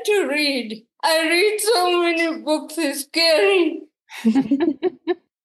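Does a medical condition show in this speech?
Yes: cerebral palsy; diagnosed at 6 months old, quadriplegic; needs daily help with basic tasks like dressing and making food.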